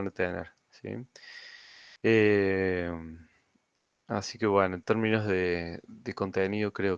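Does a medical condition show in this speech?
No.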